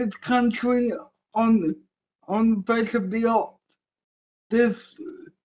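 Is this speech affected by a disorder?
Yes: cerebral palsy; present from birth.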